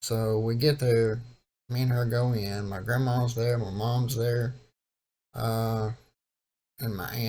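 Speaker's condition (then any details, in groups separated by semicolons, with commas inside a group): Cerebral palsy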